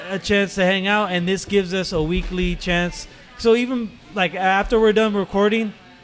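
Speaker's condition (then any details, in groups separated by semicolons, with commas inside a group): No condition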